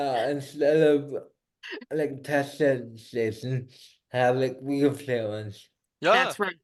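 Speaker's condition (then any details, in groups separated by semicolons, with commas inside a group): Cerebral palsy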